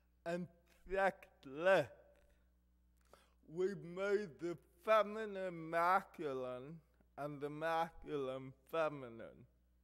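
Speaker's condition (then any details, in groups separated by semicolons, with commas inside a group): Cerebral palsy; speech affected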